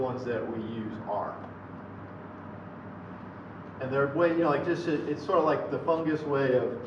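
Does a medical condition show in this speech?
No.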